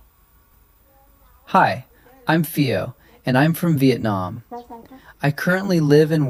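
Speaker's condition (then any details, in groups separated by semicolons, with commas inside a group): No condition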